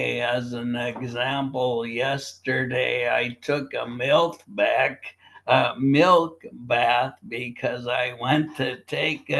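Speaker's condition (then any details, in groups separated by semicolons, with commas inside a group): Primary lateral sclerosis, bulbar onset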